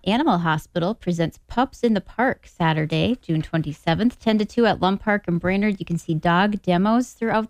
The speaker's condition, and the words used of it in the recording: None; typical speech.